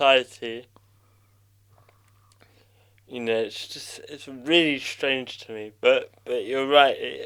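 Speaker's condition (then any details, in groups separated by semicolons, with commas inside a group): Cerebral palsy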